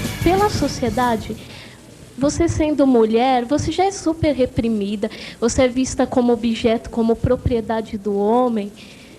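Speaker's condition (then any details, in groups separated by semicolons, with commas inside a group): No condition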